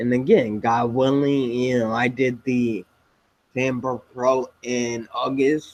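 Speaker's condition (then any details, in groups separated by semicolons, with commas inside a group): Spinocerebellar ataxia type 7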